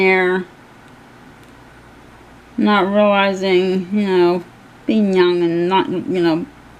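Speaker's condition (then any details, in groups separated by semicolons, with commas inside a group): Cerebral palsy; hands affected, shaking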